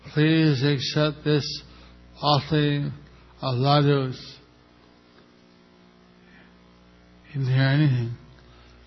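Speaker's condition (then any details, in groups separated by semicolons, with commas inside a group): Stroke with facial paralysis; pronunciation less clear than before due to partial facial paralysis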